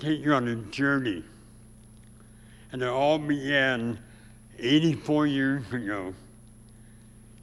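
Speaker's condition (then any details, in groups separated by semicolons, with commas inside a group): Severe speech impediment; about age 84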